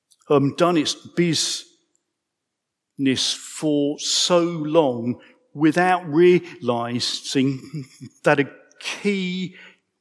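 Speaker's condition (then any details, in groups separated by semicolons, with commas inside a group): Stammer; man aged 55; stammer audible in speech; prolonged sounds, blocks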